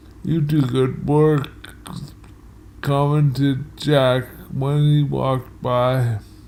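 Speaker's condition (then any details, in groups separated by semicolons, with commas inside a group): Multiple sclerosis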